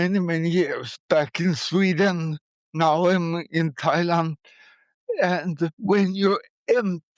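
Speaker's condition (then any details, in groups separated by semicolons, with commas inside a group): Cerebral palsy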